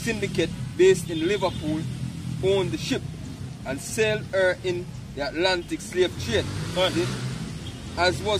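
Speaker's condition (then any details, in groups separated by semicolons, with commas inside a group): No condition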